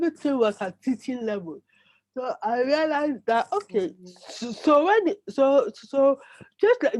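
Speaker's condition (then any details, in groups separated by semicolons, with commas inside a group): Cerebral palsy; brain damage cause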